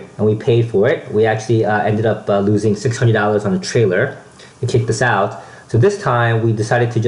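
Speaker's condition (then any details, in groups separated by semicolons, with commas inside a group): No condition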